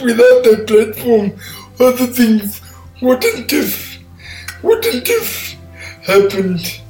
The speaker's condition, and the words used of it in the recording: Cerebral palsy. I find people are nervous about asking you to repeat yourself.